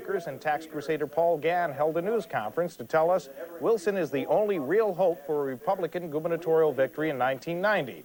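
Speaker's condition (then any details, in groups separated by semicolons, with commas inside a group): No condition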